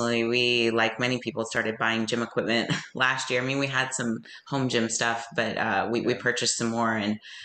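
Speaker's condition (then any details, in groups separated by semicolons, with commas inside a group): No condition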